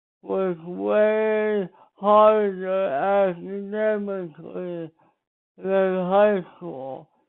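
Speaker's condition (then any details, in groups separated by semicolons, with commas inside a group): Speech impairment after birth surgery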